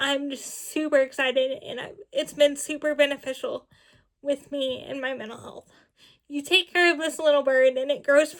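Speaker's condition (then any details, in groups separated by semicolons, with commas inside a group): Cerebral palsy, spastic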